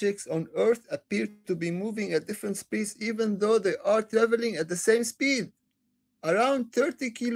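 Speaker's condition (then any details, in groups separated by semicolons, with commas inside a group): No condition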